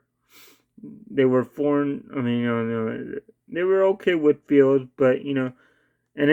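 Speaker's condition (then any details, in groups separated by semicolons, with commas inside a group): Cerebral palsy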